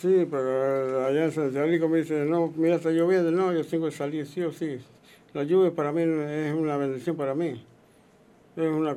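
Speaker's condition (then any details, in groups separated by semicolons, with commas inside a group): Parkinson's disease; treated 5 years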